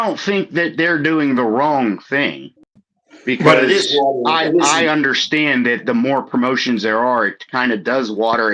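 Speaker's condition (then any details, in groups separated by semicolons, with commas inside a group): No condition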